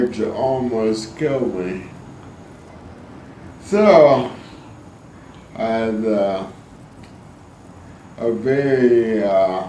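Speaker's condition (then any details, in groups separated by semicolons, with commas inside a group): ALS; spasticity main symptom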